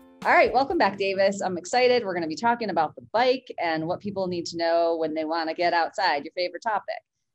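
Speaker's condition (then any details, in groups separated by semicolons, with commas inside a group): No condition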